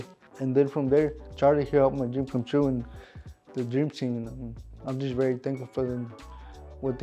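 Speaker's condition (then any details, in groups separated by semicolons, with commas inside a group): Cerebral palsy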